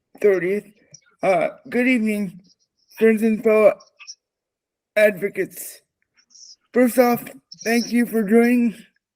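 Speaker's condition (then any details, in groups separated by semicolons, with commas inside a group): Cerebral palsy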